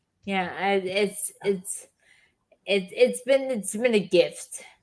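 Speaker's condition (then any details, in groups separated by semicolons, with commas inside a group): Chronic lyme disease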